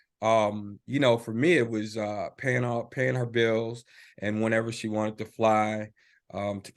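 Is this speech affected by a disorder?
No.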